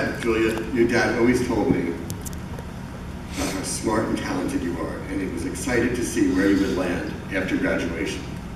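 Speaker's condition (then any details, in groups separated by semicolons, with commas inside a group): No condition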